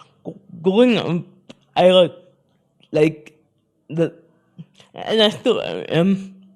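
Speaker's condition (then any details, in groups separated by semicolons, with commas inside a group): Spastic cerebral palsy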